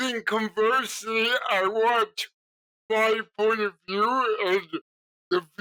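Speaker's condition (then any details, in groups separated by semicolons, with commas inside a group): Cerebral palsy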